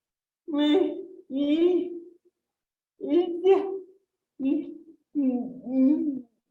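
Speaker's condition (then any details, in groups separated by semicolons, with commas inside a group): Cerebral palsy; since birth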